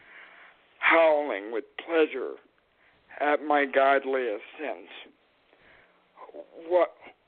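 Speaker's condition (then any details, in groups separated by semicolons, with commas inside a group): Cerebral palsy; runs out of breath, one-breath rushes, pauses, false starts, stuttering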